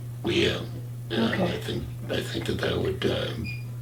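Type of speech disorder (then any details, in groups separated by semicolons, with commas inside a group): Speech with a voice prosthesis; laryngectomy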